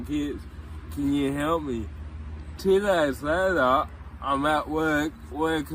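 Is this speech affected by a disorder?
Yes: cerebral palsy; from birth, tight muscles.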